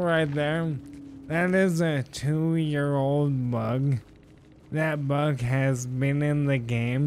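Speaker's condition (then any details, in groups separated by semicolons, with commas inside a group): ALS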